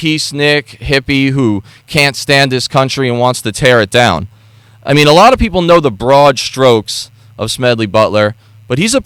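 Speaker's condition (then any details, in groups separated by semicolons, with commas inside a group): No condition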